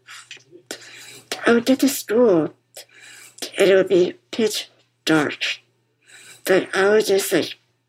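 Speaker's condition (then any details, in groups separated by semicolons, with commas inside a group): Muscular dystrophy; congenital form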